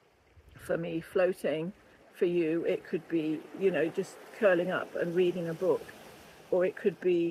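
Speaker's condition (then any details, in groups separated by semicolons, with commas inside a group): No condition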